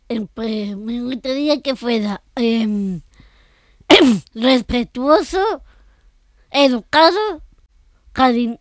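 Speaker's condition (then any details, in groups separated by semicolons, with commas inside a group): Down syndrome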